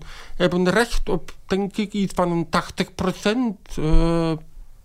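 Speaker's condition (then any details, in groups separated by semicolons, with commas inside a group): Deafness, acquired, after meningitis, severe; nearly complete deafness acquired at age three from meningitis, oral upbringing, speech therapy, sign language from 25; speech therapy in childhood, can speak, formerly relied on lip-reading, now uses sign language interpreter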